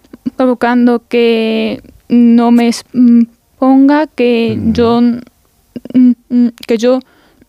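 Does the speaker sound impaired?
Yes: stuttering (disfemia); childhood onset, speech therapy (logopedia) in childhood, taken out of class for it; able to speak in some situations but not others, more at ease with some people, short curt answers; here prolonged sounds, blocks.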